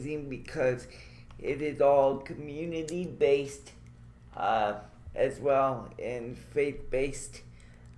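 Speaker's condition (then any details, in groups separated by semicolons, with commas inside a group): Cerebral palsy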